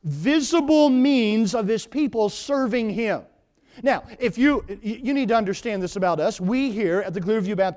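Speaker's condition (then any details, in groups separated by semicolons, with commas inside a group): No condition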